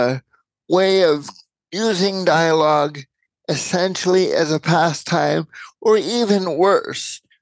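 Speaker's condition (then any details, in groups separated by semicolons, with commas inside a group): Cerebral palsy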